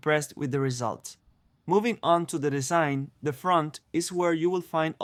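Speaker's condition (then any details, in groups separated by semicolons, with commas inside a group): No condition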